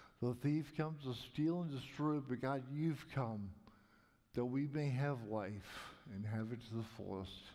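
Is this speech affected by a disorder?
Yes: cerebral palsy; may be hard to understand.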